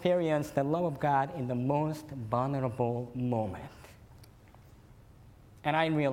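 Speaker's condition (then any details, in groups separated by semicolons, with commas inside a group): Cleft lip and palate; fed formula and cow milk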